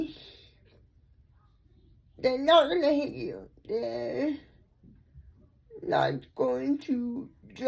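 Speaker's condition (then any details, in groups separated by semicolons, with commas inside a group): Cerebral palsy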